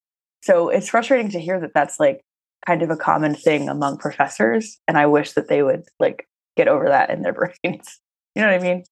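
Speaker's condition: No condition

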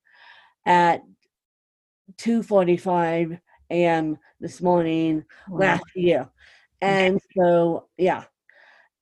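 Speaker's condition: Cerebral palsy; neurological disability from lack of oxygen injury at birth, lifelong, will not go away

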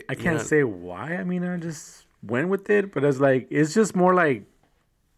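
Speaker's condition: No condition

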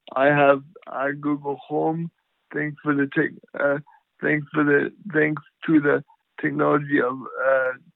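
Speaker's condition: Cerebral palsy; uses voice very well, Siri voice texting on iPhone works with practice, sometimes misrecognized words

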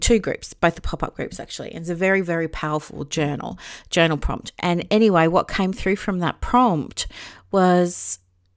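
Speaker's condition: No condition

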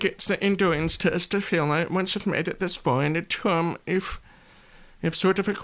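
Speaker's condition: Deafness; brown cochlear implant on side of head

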